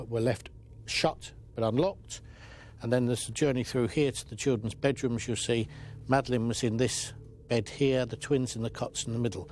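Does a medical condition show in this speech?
No.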